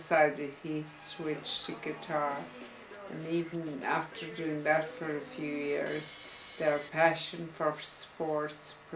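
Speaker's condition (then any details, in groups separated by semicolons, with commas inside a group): Multiple sclerosis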